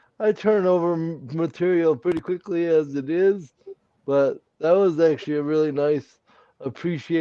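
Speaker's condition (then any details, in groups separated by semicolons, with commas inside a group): Cerebral palsy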